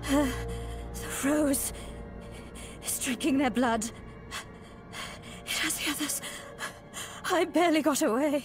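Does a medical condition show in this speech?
No.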